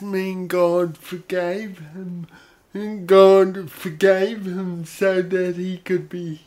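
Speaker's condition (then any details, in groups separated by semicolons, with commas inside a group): Cerebral palsy; odd sort of voice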